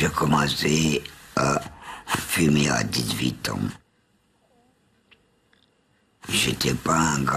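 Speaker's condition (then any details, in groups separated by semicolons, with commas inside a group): Total laryngectomy; tumour behind vocal cords, total laryngectomy, long-term smoker; voice problems began around age 50; progressive voice loss before diagnosis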